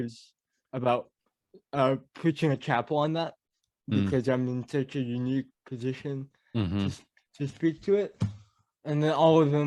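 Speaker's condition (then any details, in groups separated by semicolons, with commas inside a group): Cerebral palsy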